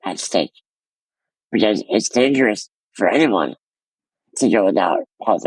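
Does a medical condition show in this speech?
Yes: muscular dystrophy; congenital.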